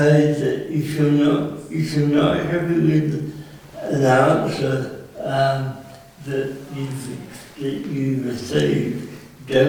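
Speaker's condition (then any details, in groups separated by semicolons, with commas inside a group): Cerebral palsy; present since birth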